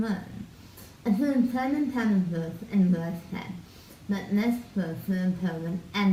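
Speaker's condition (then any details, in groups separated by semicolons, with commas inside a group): Tongue cancer surgery; tongue cancer, open surgery; second diagnosis within 5 years; significant speech impediment after surgery, voice assistants struggle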